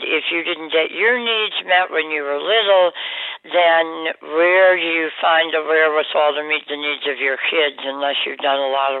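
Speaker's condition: Oral cancer surgery, jaw removal; seven-week radiation stopped speech and eating, radiation may affect vocal cords, Michigan surgeon unsure of voice

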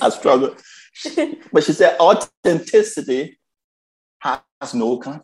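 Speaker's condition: Stuttering; stuttering first noticed by mother around age 8, self-conscious about it from early teens after mother left Liberia; fear of speaking, skipped ninth grade valedictorian speech, won Toastmasters club speech contest; prolonged sounds

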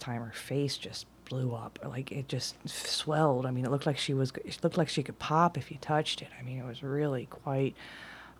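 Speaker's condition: No condition

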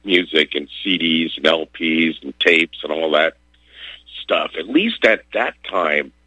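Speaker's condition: No condition

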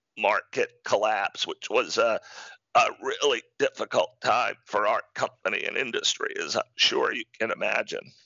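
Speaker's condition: Spasmodic dysphonia; partial loss of voice

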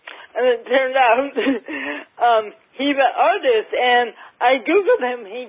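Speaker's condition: Cerebral palsy, mild; mildly affects speech

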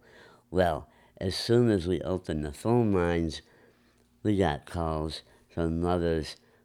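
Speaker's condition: Enlarged tongue from vascular growth; heavy radiation

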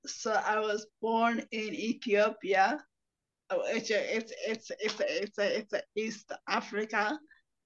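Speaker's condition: Stuttering after brain injury; acquired, brain damage at 10 after pneumonia coma, myasthenia gravis weakened muscles and breathing, wheelchair; currently in speech therapy at Fluency Plus program, speech therapy whole life; ongoing stuttering, bad speech days, weeks or months; repeated sounds, repeated words

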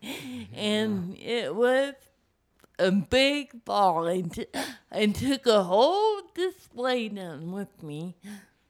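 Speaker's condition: Cerebral palsy; cerebral palsy from 28 minutes without breathing at birth, brain oxygen loss, involuntary movements, permanent, thinking unaffected; wiggles a lot, falls at times; cerebral palsy affects speech, voice sounds different, speaking is hard

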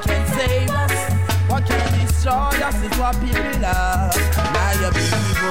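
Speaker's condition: No condition

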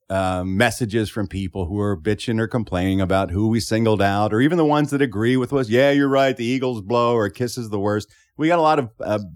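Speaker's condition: No condition

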